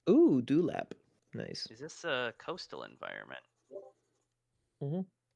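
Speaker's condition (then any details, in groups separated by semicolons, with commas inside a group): No condition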